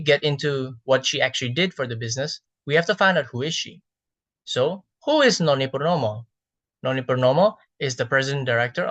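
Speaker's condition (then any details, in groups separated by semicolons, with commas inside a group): No condition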